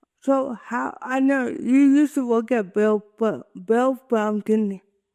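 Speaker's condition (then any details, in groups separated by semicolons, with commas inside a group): Cerebral palsy; with developmental disabilities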